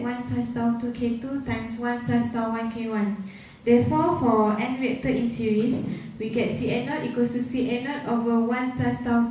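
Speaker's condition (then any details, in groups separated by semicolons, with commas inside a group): No condition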